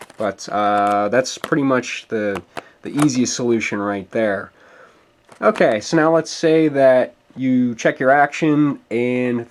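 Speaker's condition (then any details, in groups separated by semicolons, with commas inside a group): No condition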